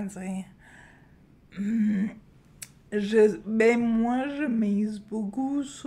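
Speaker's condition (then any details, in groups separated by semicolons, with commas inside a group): Friedreich's ataxia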